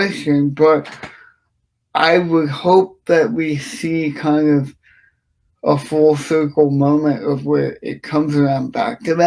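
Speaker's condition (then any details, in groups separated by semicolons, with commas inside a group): Cerebral palsy; from birth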